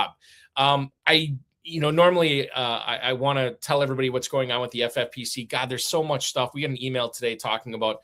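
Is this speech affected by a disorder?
No.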